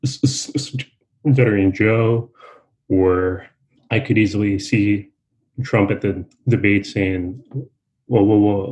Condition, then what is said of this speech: Stuttering. Most of my disfluency is blocking on sounds, like the pause I just had before the word block.